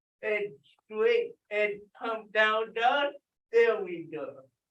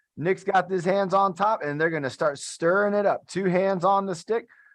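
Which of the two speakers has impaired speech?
The first: cerebral palsy.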